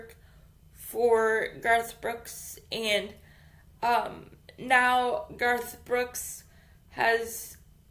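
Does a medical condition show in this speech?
Yes: cerebral palsy; infant ventilator.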